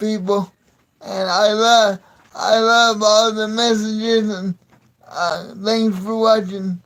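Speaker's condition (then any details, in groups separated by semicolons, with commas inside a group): Cerebral palsy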